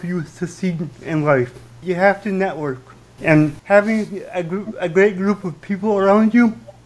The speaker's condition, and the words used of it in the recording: Stuttering. So that is my way to not stutter in the next